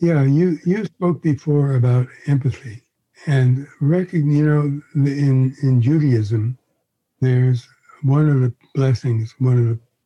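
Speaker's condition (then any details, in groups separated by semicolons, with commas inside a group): Parkinson's disease; lethargy rather than shakes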